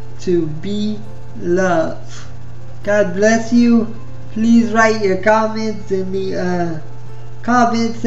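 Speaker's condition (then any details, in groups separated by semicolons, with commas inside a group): Spastic cerebral palsy; spastic form, quadriplegic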